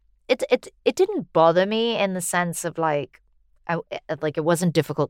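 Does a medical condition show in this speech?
No.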